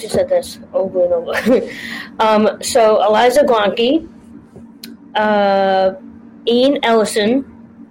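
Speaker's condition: Down syndrome; trisomy 21, congenital; age 32

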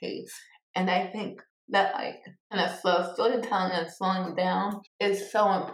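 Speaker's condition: Cerebral palsy; people sometimes ask about it

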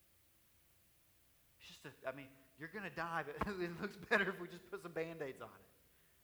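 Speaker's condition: No condition

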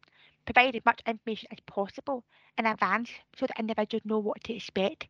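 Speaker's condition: Deafness; no sign language

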